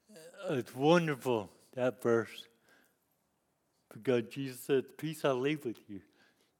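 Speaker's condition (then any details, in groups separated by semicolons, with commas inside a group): Cerebral palsy; lifelong disability since youth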